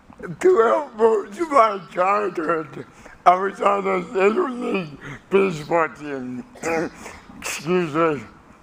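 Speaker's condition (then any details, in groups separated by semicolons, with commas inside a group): Cerebral palsy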